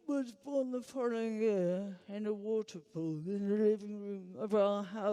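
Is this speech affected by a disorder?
Yes: Huntington's disease.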